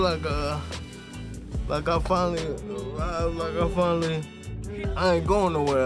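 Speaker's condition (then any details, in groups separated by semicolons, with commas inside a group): Cerebral palsy, spastic quadriplegic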